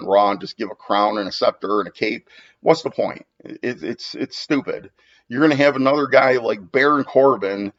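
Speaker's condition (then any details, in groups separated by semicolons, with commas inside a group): No condition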